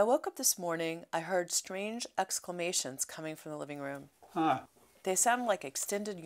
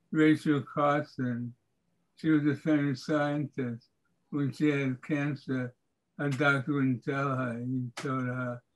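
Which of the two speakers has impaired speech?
The second: Parkinson's disease; symptoms five years before diagnosis, speech and physical therapy; throat muscles affect speech and swallowing, possibly deadpan delivery.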